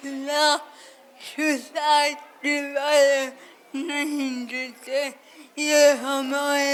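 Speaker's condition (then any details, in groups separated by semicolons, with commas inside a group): Cerebral palsy; speech not clear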